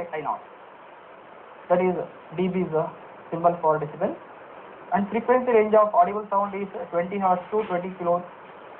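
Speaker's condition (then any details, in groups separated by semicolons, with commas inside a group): No condition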